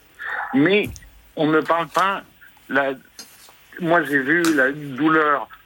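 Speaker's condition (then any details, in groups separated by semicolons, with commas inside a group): Aphasia; mild aphasia, self-described; difficulty speaking, hesitant, trailing off mid-sentence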